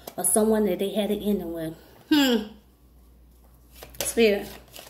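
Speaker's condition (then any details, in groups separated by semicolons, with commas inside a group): No condition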